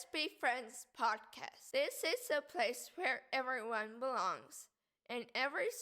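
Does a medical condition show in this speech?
Yes: cerebral palsy; affects muscles.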